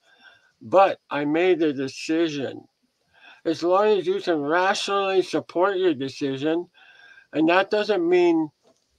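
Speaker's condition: Head and neck cancer surgery; crooked head since

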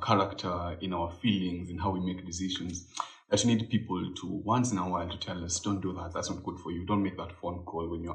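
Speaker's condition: No condition

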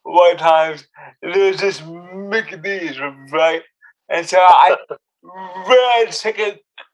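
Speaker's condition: Cerebral palsy; noticeable on phone calls

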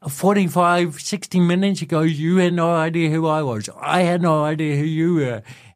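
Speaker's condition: Cerebral palsy; speech impediment, voice affected

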